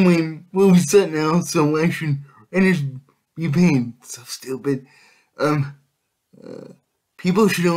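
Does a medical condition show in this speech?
Yes: cerebral palsy; able to speak.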